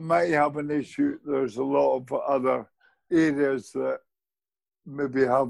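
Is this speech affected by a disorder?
Yes: motor neurone disease; diagnosed at 46 after about 6 months, began with twitches and muscle wasting, no pain, no effective drug; still speaks, host calls speech eloquent.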